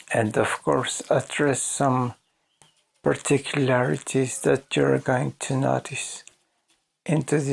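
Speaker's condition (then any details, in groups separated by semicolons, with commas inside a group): ALS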